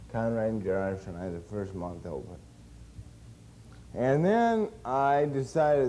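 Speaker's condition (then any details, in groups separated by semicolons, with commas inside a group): Cerebral palsy; since birth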